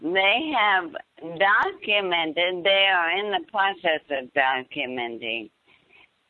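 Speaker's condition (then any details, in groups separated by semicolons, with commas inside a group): ALS, bulbar palsy; faltering voice as first symptom, throat problems first treated as H. Pylori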